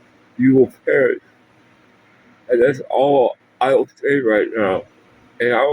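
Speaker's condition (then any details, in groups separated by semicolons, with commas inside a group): Parkinson's; speech impediment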